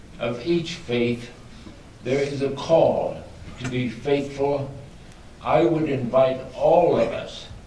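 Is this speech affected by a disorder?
Yes: ALS; extremely weak.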